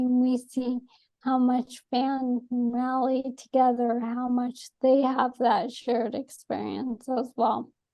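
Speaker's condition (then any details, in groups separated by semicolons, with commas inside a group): ALS; atypical case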